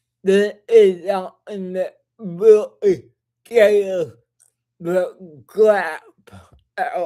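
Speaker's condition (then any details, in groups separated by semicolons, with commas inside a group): Cerebral palsy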